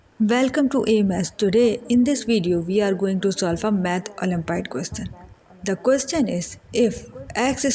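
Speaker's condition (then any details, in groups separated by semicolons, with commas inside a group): No condition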